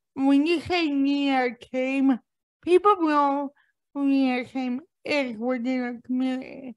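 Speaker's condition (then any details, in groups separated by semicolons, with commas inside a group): Cerebral palsy; impaired speech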